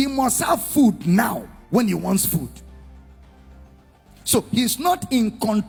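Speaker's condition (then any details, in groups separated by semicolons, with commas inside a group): No condition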